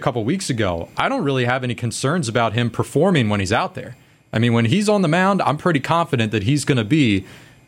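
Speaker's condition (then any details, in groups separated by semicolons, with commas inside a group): No condition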